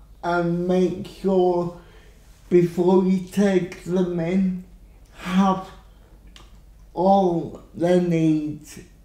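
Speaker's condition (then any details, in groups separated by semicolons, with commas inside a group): Cerebral palsy; from birth, legs affected, upper body works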